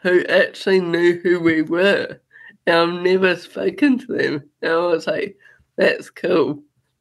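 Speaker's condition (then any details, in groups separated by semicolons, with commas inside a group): Cerebral palsy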